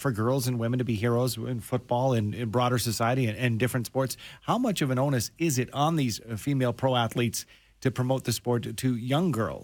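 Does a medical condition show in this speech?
No.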